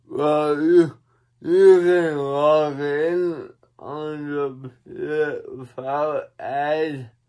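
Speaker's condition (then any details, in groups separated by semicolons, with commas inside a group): Cerebral palsy; one hand affected; atypical speech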